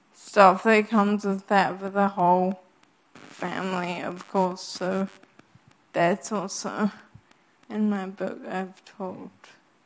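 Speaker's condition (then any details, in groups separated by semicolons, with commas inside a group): Friedreich's ataxia; cannot speak if quiet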